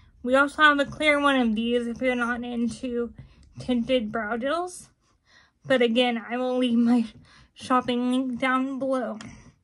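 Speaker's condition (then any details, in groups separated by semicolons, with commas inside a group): Cerebral palsy, spastic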